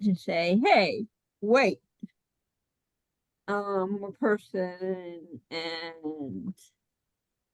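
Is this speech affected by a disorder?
Yes: cerebral palsy; mainly small motor coordination.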